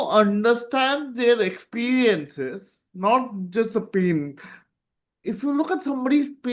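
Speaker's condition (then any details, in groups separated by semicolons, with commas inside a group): Cerebral palsy; present from birth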